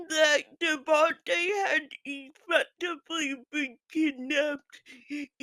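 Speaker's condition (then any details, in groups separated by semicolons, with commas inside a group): Physical speech impairment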